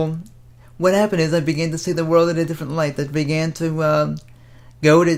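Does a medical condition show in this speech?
Yes: cerebral palsy; speaks fast.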